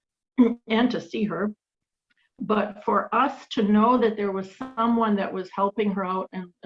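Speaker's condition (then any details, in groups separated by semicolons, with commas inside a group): No condition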